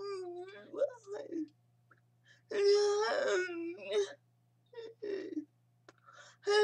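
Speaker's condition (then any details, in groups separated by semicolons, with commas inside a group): Cerebral palsy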